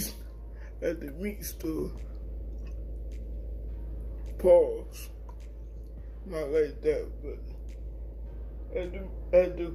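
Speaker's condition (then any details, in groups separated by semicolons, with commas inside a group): Cerebral palsy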